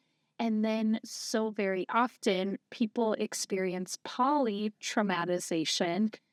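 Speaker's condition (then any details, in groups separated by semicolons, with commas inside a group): No condition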